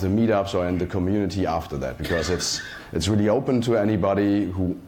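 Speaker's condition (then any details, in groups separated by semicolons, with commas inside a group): No condition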